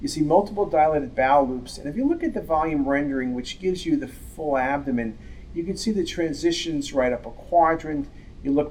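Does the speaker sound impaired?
No.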